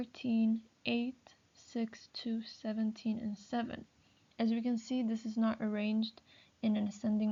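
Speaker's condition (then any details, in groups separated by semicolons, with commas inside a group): No condition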